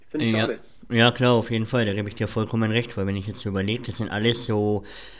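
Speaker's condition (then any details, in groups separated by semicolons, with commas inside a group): Cleft palate; voice may audibly show the cleft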